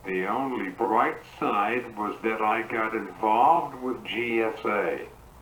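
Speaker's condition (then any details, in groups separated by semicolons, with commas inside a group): Cerebral palsy; uses wheelchair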